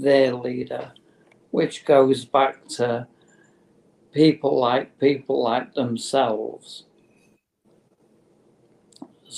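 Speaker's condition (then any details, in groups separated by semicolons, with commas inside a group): Motor neurone disease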